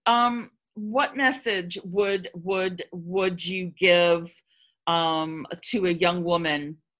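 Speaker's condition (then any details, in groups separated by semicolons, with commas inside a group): Stuttering; stuttering for at least 30 years, hid it about 30 years; openly stutters; fast talker; repeated words, prolonged sounds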